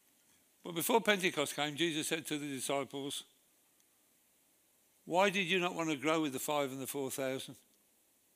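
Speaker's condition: Parkinson's disease; speech affected at brain scan

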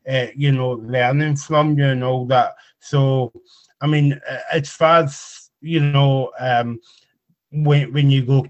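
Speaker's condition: Cerebral palsy

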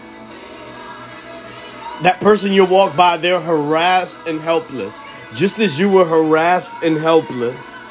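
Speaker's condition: No condition

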